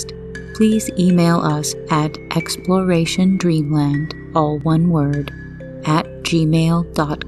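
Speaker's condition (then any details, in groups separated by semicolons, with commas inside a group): No condition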